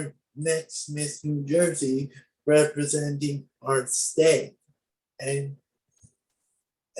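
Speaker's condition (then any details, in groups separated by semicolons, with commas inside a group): Cerebral palsy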